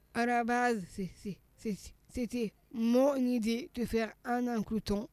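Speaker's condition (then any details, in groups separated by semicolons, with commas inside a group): Down syndrome (trisomy 21); age 39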